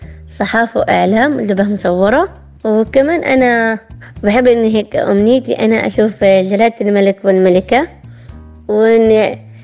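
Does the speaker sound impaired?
Yes: Down syndrome; present from birth, born premature, heart stopped at birth, on devices and breathing machine as newborn; 23 years old.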